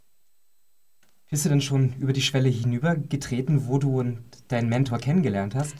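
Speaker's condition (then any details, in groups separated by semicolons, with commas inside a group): No condition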